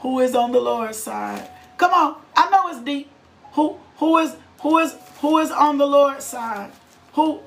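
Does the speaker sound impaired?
No.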